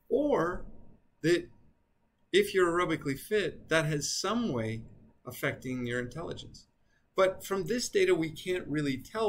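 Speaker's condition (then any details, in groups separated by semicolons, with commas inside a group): No condition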